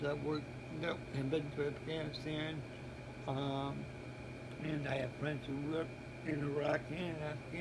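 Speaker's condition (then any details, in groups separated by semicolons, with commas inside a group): Cerebral palsy; present since birth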